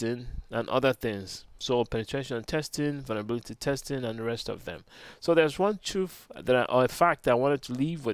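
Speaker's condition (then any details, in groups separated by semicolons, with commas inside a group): No condition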